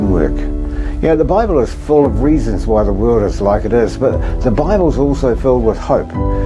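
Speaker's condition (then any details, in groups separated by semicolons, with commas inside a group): No condition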